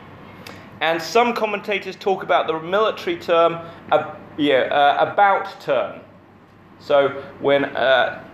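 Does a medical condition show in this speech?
No.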